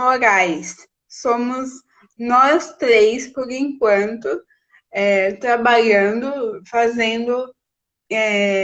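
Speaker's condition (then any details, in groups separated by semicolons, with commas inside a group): Cerebral palsy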